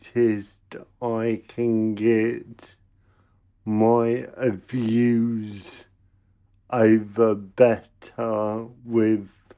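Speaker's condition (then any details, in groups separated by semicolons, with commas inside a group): Cerebral palsy; congenital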